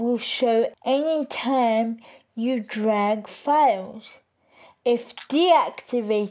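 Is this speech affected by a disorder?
Yes: cerebral palsy.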